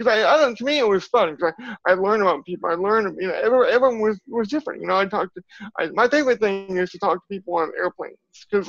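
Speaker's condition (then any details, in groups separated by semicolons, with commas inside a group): Cerebral palsy; from birth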